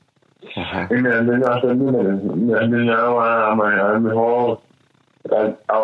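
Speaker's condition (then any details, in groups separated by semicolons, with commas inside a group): Cerebral palsy; affects movement and speech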